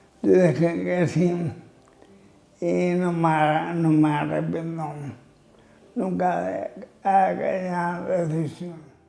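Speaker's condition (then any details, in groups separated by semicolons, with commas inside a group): Amyotrophic lateral sclerosis (ela); slow-progressing form; diagnosed eight and a half years ago, at 38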